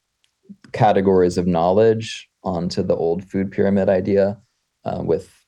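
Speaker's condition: No condition

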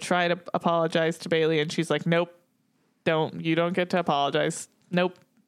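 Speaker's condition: No condition

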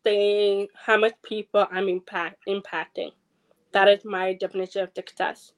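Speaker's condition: Deafness, acquired at age four; caused by daycare center negligence; speaks verbally with own voice

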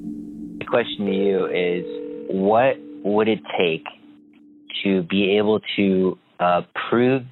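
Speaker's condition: No condition

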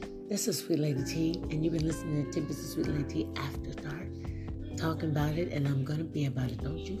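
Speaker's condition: No condition

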